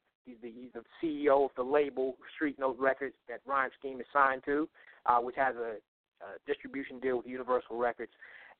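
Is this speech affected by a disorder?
No.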